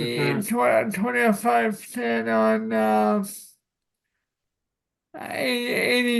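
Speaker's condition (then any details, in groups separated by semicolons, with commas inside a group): Cerebral palsy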